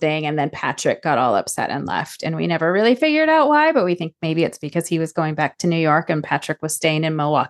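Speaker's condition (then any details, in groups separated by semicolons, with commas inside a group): No condition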